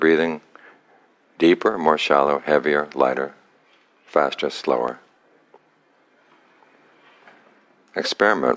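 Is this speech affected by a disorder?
No.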